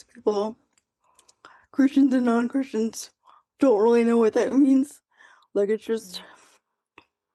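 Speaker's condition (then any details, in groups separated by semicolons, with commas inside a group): Quadriplegic cerebral palsy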